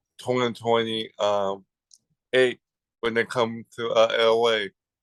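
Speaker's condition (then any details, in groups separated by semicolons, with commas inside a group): Cerebral palsy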